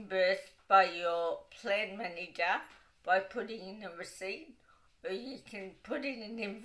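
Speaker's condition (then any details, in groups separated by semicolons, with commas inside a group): Cerebral palsy, dystonic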